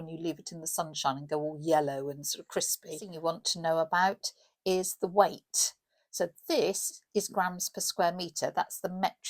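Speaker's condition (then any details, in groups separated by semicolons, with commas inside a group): No condition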